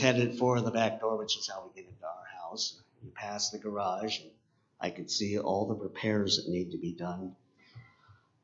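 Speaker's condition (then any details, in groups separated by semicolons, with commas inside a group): Cleft palate; congenital cleft palate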